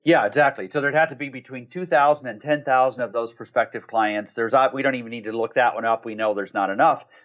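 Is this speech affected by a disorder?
No.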